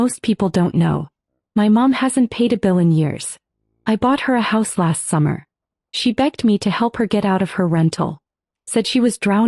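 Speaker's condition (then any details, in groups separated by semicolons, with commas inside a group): No condition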